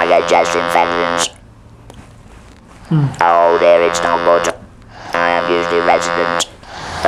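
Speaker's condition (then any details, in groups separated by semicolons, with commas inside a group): Laryngeal cancer with laryngectomy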